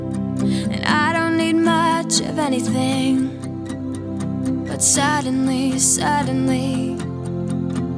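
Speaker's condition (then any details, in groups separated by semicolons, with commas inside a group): No condition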